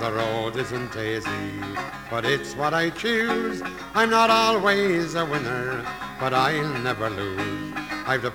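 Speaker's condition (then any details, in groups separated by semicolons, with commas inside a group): No condition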